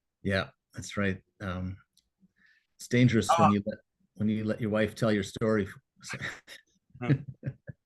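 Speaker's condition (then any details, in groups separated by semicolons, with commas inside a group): No condition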